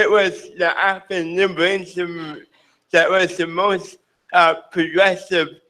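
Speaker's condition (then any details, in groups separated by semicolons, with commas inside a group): Cerebral palsy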